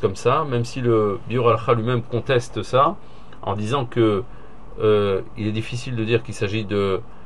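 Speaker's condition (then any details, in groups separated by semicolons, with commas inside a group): No condition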